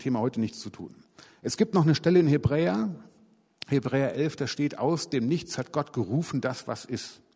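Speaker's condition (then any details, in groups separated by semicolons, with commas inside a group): No condition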